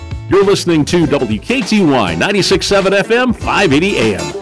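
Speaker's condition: No condition

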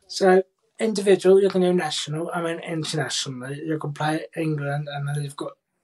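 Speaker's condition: Cerebral palsy, profound hearing loss; BSL first language

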